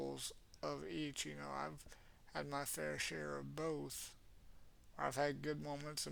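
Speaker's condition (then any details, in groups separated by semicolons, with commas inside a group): Cerebral palsy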